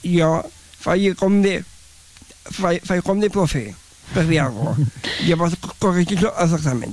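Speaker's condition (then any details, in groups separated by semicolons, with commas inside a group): Down syndrome; extra chromosome, different pace of learning; age 30; very talkative, expresses self in own way and own words, dislikes being corrected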